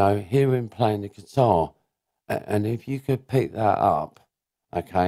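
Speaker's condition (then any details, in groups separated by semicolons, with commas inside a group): Cerebral palsy; diagnosed as baby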